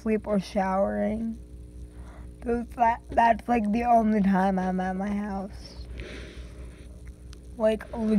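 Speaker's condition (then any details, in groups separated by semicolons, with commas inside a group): Cerebral palsy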